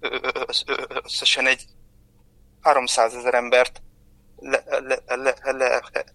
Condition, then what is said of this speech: Stuttering. Mivel nálam például nem csak akkor jelentkezik a dadogás fokozott forma, amikor izgulok, vagy idegennel beszélek, hanem akkor is, ha épp nagyon boldog vagyok.